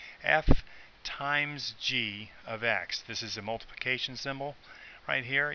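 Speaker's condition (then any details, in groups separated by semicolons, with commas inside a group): No condition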